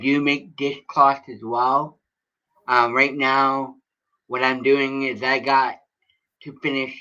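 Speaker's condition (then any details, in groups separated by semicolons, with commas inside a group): Cerebral palsy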